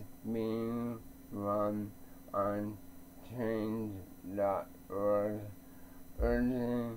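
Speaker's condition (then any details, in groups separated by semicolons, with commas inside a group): ALS; bulbar onset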